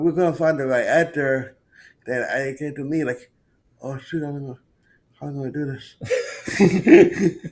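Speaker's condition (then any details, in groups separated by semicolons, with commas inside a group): Cerebral palsy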